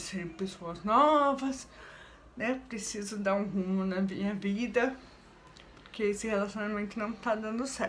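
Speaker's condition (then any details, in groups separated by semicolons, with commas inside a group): Cerebral palsy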